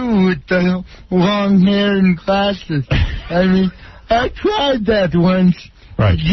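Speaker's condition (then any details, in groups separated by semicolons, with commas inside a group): Cerebral palsy; speech impaired, speaks very slowly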